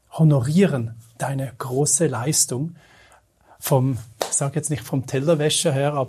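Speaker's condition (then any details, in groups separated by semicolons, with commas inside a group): No condition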